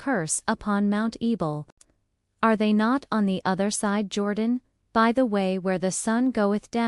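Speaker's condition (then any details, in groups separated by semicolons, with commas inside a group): No condition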